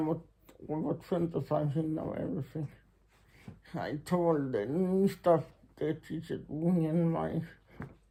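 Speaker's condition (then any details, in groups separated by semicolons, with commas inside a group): Muscular Parkinson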